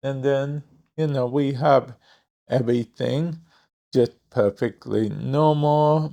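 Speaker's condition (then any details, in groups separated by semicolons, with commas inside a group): Traumatic brain injury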